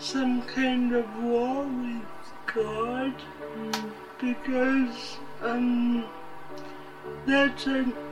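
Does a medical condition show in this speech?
Yes: cerebral palsy; adult.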